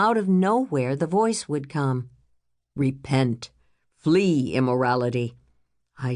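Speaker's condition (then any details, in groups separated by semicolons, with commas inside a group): No condition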